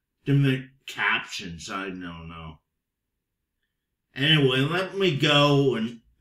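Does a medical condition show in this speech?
Yes: cerebral palsy.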